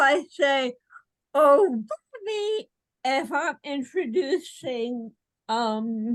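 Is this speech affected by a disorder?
Yes: cerebral palsy.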